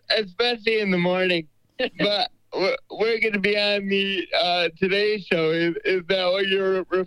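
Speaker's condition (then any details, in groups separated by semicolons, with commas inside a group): Cerebral palsy; uses wheelchair, limited wheelchair mobility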